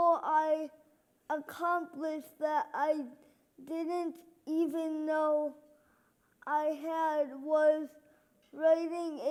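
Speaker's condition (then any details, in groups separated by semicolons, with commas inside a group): Cerebral palsy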